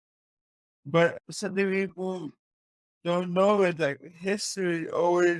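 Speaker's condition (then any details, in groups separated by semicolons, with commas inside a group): Cerebral palsy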